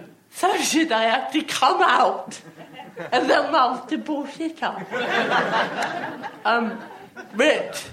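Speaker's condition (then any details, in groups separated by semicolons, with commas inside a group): Athetoid cerebral palsy; with myotonia and ataxia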